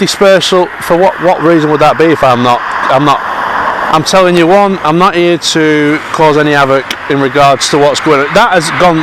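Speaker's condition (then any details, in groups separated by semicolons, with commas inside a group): No condition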